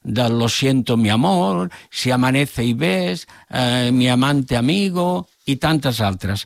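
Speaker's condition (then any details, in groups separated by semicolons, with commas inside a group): No condition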